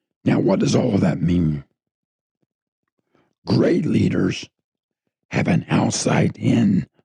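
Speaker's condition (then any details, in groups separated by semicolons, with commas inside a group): Throat cancer; tracheostomy tube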